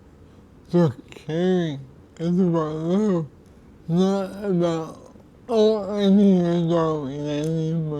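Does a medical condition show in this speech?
Yes: cerebral palsy.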